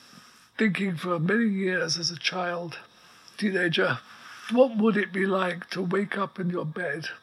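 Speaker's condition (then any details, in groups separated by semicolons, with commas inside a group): ALS; voice still working perfectly well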